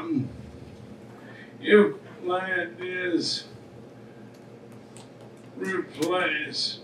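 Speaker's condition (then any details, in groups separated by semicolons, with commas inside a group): ALS; speech difficulty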